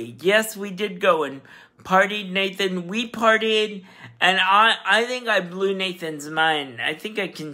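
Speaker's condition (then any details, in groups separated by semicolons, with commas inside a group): Cerebral palsy; leg spasticity, cannot straighten legs, impaired fingers, past operations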